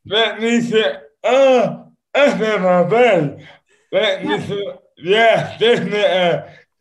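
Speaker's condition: Dystonia; affects speech and hands

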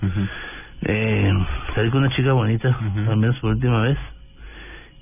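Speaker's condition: Parkinson's disease; running and tennis exercise

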